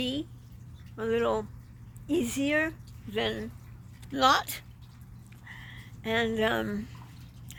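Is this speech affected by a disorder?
Yes: traumatic brain injury; car accident, years ago.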